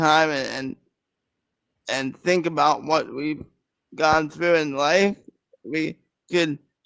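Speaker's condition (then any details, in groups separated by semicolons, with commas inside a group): Cerebral palsy; present from birth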